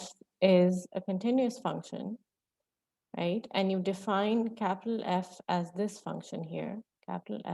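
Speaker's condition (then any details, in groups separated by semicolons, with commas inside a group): No condition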